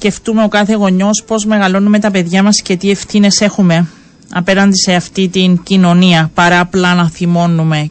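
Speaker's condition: No condition

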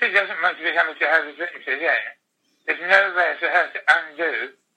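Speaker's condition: Tongue cancer, glossectomy; most of tongue removed

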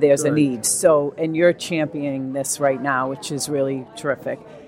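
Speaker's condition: No condition

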